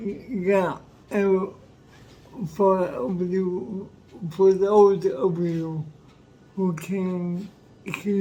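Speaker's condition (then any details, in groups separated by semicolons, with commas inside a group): Cerebral palsy; affects whole body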